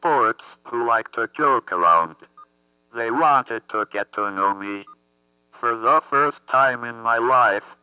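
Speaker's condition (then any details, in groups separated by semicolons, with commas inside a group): Athetoid cerebral palsy; communication box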